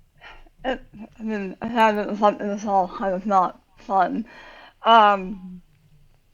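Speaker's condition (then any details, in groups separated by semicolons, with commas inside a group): Tongue cancer surgery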